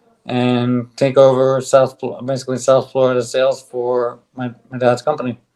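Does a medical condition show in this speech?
Yes: ALS; on drug, stronger bite, speaks better.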